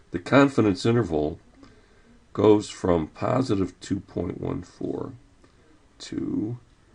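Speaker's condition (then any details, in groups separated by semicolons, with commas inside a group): No condition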